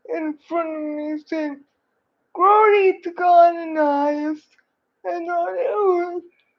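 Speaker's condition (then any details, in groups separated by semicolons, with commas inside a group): Cerebral palsy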